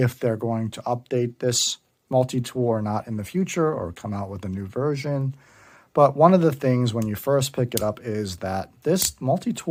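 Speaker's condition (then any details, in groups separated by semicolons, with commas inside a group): No condition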